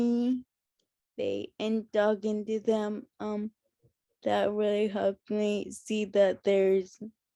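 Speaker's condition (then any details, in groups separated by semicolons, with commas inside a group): Friedreich's ataxia; slurred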